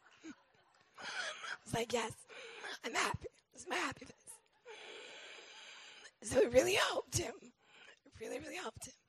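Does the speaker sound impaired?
Yes: laryngeal cancer; voice lost during fifth pregnancy, diagnosed seven months later, natural treatments, recurred, tracheostomy; about two years since voice loss, tracheostomy still in place, breathing through trach in throat; only little voice left, needs microphone turned way up.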